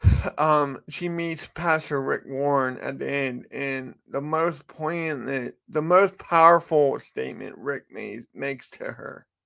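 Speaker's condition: Cerebral palsy; still has cerebral palsy, ongoing pain from childhood leg surgeries

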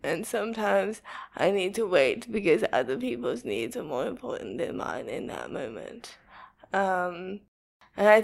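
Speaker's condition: Cerebral palsy, spastic quadriplegic

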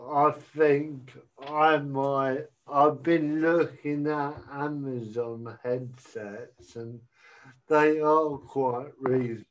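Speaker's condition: Cerebral palsy; speech sounds unusual

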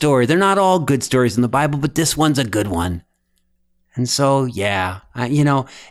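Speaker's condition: No condition

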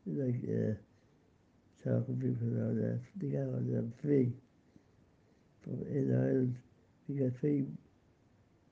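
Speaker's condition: Cerebral palsy; congenital, unable to climb stairs

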